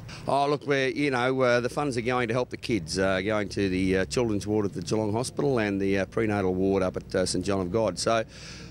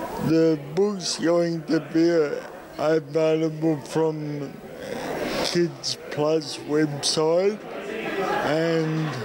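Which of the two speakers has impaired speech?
The second: cerebral palsy.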